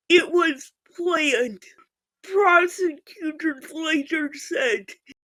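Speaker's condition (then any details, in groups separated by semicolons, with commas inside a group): Physical speech impairment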